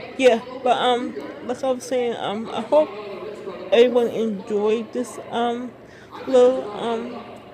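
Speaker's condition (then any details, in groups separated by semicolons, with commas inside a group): Speech impairment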